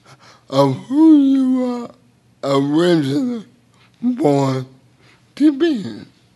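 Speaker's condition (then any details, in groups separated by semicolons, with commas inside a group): Cerebral palsy; speech a little unclear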